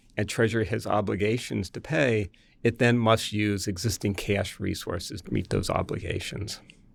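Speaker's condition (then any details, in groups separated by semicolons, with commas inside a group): No condition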